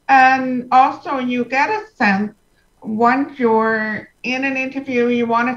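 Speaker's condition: Profound hearing loss; congenital

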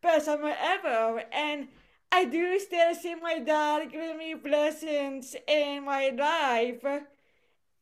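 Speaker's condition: Cerebral palsy; brain bleed at quadruplet birth, right side weaker, limp, crooked right hand, electric wheelchair for travel; voice affected, speaks with accent

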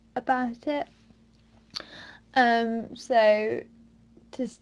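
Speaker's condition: Mild cerebral palsy; since birth, hands and arms, notable arm tremors, poor coordination, writing difficult, can walk; diagnosed at 15, about 10 years since diagnosis, mid-20s, childhood hospital and physiotherapist assessments

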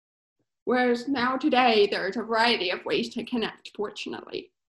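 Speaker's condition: Profound hearing loss, congenital; profound hearing loss from birth, cochlear implant at age 3, hearing assistive technology, limited basic sign language; uses own voice, pins speaker next to interpreter in video calls; developed speech and listening skills after implant, became more independent in listening and speech

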